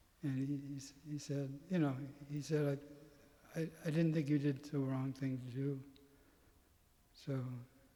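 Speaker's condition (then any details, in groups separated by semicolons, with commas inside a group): Parkinson's; tremor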